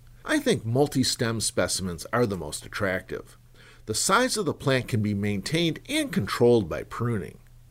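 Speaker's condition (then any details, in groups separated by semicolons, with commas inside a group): No condition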